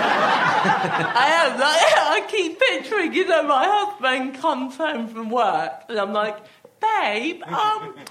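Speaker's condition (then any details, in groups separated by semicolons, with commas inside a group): Athetoid cerebral palsy; with myotonia and ataxia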